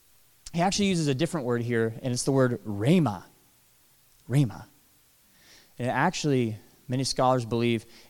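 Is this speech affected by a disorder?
No.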